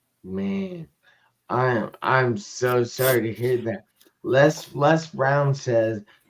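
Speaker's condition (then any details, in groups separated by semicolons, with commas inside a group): Traumatic brain injury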